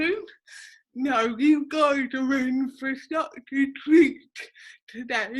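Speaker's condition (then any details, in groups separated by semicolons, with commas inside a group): Cerebral palsy; affects speech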